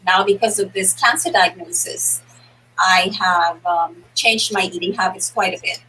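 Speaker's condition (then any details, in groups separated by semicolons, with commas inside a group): No condition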